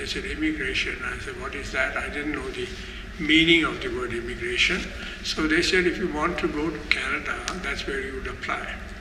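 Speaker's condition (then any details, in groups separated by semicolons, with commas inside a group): No condition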